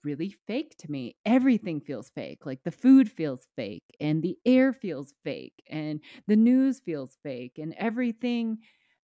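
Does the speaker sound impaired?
No.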